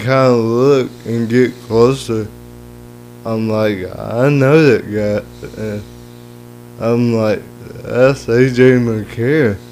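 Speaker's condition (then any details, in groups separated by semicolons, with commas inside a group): Cerebral palsy; lifelong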